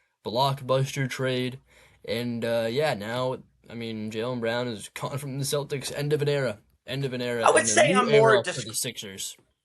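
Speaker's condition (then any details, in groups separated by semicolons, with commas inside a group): No condition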